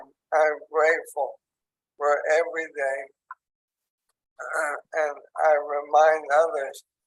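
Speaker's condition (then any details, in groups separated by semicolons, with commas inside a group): ALS; onset in hands and arms, tracheostomy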